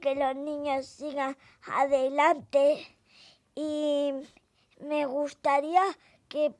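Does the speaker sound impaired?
Yes: cerebral palsy; brain injury from premature twin birth, orthopedic aids for moving at home, private therapies.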